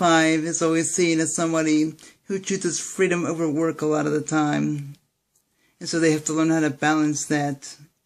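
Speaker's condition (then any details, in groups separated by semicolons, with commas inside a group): Cerebral palsy; Ilizarov leg operation, right hip displacement; speaks fast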